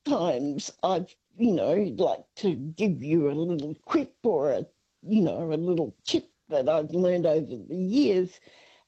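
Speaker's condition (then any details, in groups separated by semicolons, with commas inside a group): Parkinson's; hands slower than brain, uses wheelie walker, past hospital stays; voice sometimes does not hold up, brain sometimes steals words, mixes up names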